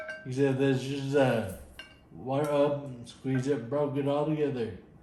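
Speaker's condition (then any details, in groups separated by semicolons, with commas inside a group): Friedreich's ataxia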